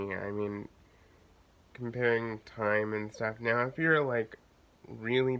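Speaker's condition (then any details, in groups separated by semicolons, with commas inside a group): Cerebral palsy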